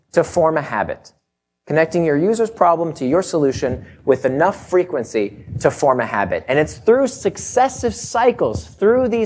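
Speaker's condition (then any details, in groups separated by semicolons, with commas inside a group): No condition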